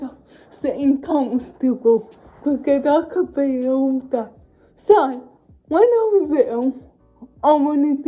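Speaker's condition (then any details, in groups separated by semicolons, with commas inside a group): Cerebral palsy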